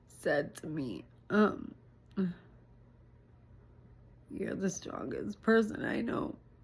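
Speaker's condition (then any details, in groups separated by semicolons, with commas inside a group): ALS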